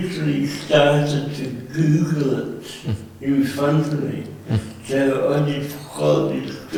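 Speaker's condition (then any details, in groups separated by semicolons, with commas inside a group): Cerebral palsy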